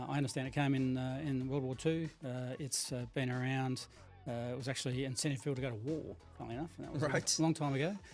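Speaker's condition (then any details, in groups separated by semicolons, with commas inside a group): No condition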